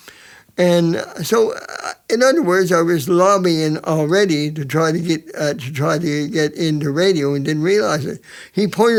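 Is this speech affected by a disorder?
Yes: cerebral palsy; present from birth.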